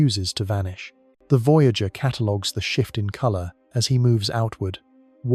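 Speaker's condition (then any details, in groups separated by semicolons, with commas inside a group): No condition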